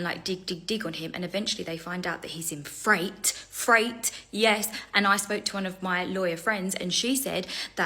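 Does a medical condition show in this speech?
No.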